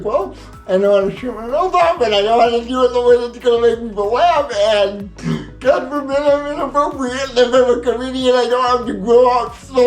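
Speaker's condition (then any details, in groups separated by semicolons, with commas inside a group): Cerebral palsy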